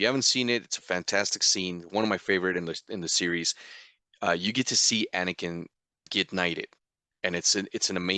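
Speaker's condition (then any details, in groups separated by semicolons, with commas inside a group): No condition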